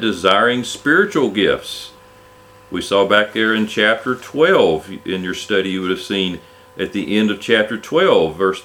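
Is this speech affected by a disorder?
No.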